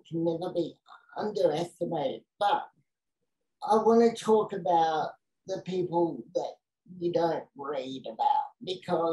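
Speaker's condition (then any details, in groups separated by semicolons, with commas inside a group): Cerebral palsy; diagnosed in childhood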